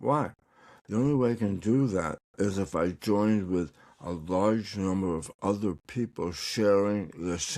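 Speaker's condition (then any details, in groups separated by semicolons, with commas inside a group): Tongue cancer; recovering, tongue exercises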